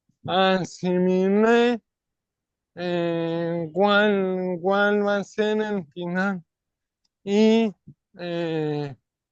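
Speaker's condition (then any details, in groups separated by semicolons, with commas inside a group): ALS; non-bulbar form; over 3 years since onset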